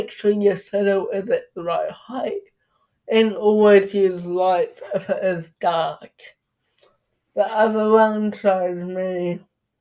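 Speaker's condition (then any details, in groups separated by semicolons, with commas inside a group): Cerebral palsy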